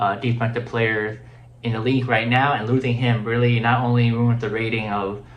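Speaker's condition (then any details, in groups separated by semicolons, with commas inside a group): No condition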